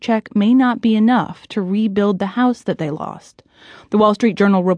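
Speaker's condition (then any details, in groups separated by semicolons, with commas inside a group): No condition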